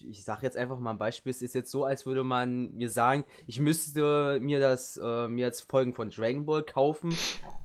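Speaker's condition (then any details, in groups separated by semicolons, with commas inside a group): No condition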